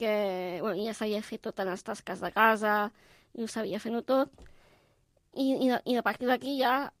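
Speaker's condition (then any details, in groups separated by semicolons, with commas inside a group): Down syndrome; can do all tasks others do but more slowly, four hours instead of one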